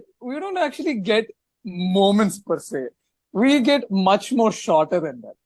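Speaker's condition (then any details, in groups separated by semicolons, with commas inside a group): No condition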